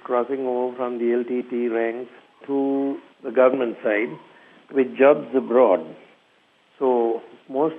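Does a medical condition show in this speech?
No.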